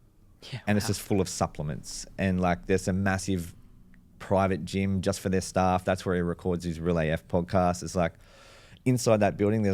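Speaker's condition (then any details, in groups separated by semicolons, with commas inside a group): No condition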